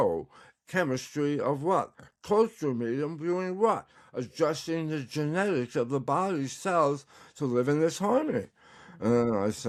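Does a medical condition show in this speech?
Yes: tongue cancer; recovering, tongue exercises.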